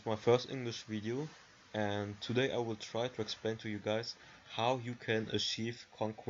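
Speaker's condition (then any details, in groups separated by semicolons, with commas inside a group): No condition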